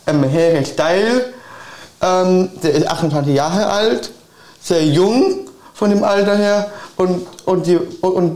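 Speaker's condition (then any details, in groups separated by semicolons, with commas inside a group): Down syndrome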